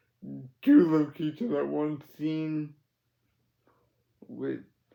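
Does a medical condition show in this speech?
Yes: cerebral palsy.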